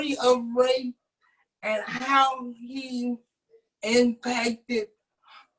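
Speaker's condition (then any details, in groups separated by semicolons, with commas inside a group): Cerebral palsy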